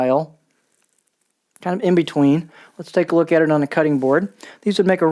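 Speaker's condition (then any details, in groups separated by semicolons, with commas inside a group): No condition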